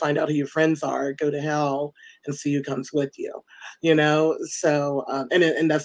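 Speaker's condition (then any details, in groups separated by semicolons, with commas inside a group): No condition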